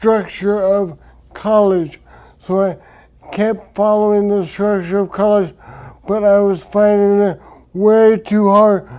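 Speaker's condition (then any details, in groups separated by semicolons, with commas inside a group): Traumatic brain injury; speech affected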